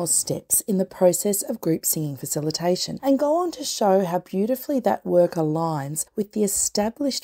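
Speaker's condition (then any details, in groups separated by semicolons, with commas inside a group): No condition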